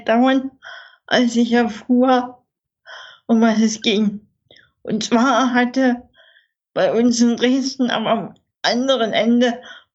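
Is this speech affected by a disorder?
Yes: infantile cerebral palsy, spastic; childhood speech therapy at Dresden University Clinic.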